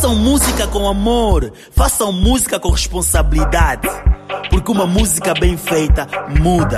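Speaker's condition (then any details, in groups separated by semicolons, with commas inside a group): No condition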